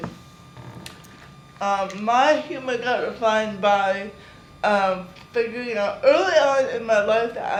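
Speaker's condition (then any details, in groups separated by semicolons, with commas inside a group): Cerebral palsy; atypical voice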